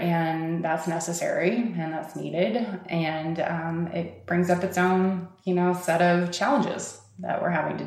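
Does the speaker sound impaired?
No.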